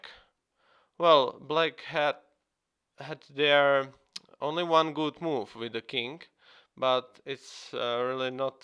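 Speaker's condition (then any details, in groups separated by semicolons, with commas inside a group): No condition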